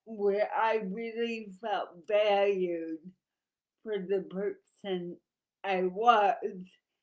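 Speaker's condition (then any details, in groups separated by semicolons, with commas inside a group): Cerebral palsy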